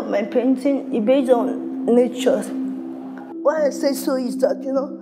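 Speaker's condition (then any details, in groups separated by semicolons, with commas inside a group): Severe cerebral palsy; uses wheelchair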